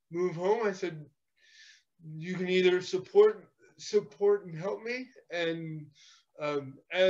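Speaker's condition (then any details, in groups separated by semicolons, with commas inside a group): Cerebral palsy; physical therapy in childhood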